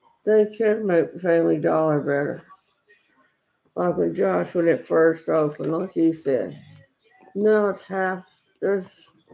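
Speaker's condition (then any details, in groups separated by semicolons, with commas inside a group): Cerebral palsy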